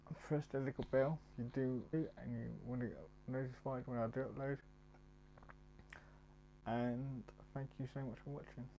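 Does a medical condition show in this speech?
Yes: cerebral palsy, mild.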